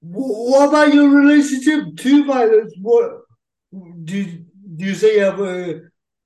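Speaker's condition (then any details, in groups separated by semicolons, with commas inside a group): Cerebral palsy; cerebral palsy since childhood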